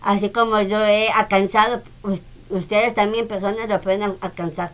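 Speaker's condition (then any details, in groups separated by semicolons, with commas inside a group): Down syndrome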